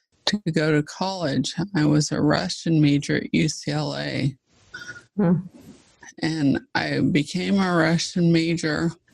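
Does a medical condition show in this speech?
Yes: ALS (Lou Gehrig's disease).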